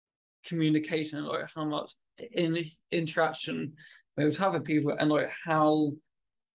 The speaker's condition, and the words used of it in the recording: Stuttering. Now I I stammered way more times than you would think I'd have because I've changed my words in my head, but I still see those flip words as me stammering